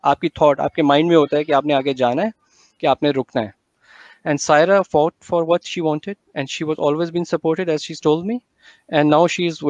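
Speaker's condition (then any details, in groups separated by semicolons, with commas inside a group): No condition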